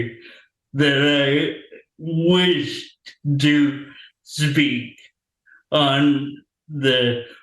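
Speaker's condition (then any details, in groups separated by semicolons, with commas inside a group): Traumatic brain injury; caused by accident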